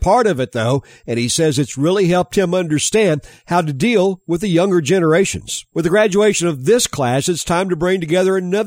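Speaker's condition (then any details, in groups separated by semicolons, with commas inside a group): No condition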